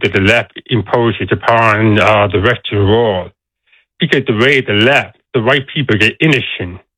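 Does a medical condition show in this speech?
Yes: deafness; deaf accent.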